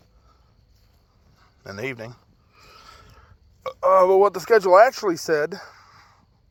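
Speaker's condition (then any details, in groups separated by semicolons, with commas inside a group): No condition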